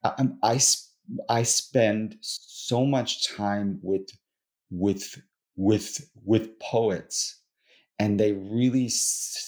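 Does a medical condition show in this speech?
Yes: stuttering; stuttering since childhood; stutters throughout interview; allows stuttering rather than trying to be fluent; here repeated sounds, repeated words.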